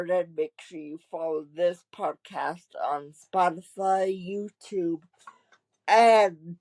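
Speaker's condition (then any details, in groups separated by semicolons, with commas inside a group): Cerebral palsy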